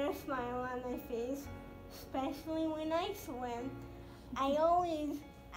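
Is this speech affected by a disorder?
Yes: cerebral palsy; present from birth.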